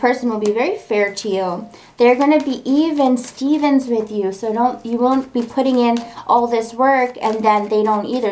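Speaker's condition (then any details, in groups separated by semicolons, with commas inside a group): No condition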